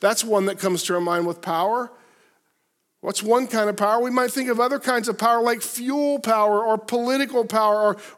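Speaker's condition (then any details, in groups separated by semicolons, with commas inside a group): No condition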